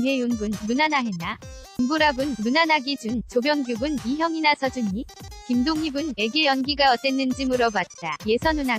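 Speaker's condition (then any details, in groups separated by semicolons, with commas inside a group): No condition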